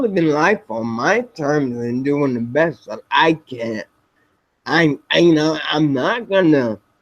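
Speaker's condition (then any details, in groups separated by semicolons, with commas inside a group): Spinocerebellar ataxia type 7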